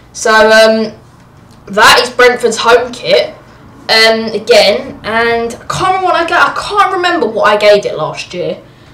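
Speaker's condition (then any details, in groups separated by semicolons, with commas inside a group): No condition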